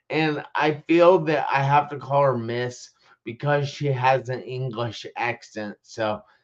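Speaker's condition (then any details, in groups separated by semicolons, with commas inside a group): Traumatic brain injury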